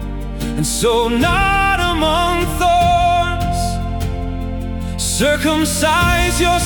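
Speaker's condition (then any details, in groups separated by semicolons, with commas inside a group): No condition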